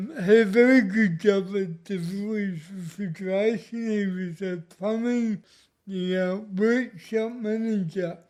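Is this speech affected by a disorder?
Yes: cerebral palsy; speech noticeably affected.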